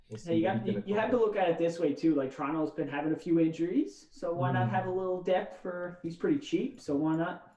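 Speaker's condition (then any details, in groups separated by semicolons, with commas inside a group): No condition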